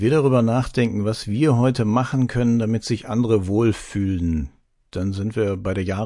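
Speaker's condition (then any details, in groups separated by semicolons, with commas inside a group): No condition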